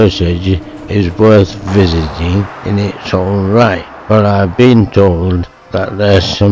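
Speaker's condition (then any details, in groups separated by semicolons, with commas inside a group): Motor neuron disease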